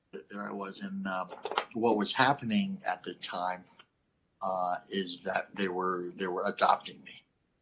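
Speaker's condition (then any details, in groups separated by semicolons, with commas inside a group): Cleft lip and palate; not fully formed at birth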